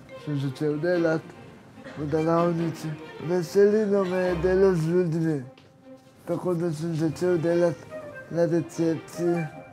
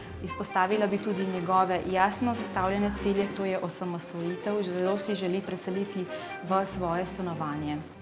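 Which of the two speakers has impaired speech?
The first: spastic cerebral palsy.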